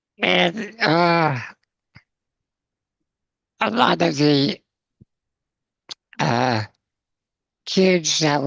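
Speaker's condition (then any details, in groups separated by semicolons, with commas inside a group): Spinal muscular atrophy, congenital; mini tracheostomy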